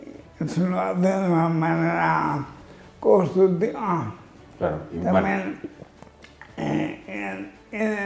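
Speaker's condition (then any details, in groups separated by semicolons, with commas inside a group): Amyotrophic lateral sclerosis (ela)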